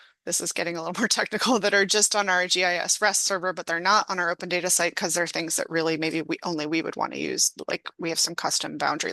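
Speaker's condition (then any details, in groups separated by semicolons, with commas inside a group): No condition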